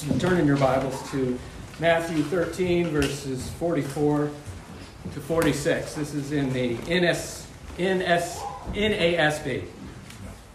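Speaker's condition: No condition

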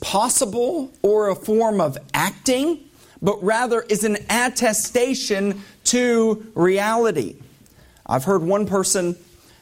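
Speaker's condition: No condition

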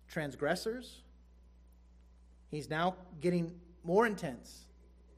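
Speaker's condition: No condition

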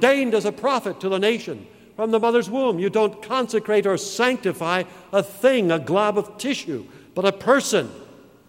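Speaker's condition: No condition

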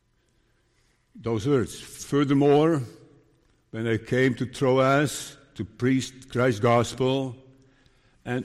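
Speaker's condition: Parkinson's disease; sometimes stutters and blurs words

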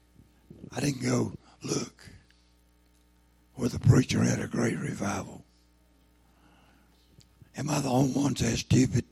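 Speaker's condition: Throat cancer, lost vocal cord

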